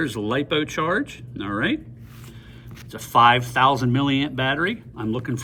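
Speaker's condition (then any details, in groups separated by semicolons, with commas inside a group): No condition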